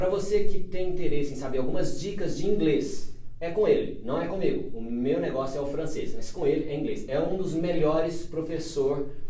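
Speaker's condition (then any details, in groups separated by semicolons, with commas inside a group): No condition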